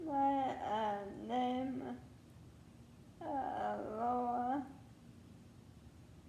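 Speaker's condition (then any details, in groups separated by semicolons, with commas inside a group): Leukodystrophy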